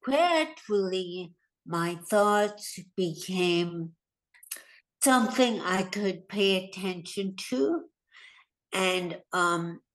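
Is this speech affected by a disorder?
Yes: hemorrhagic stroke; right-handed.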